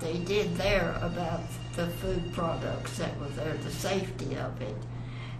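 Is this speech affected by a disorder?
Yes: Parkinson's; long-standing, onset many years earlier; finishing speech therapy; swallowing affected, low volume, mumbling.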